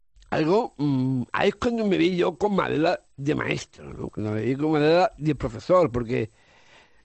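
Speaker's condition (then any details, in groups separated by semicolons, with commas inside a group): Down syndrome; congenital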